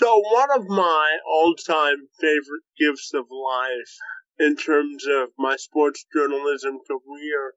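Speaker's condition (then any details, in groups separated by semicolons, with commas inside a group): Cerebral palsy, spastic quadriplegia; affects muscle memory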